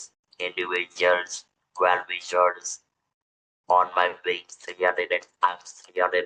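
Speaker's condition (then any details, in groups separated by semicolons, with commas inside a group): Throat cancer, electrolarynx user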